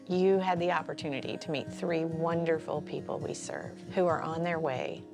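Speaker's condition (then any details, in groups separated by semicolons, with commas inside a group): No condition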